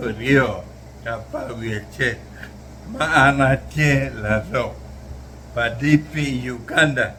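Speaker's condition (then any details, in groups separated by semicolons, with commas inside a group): Neurological disease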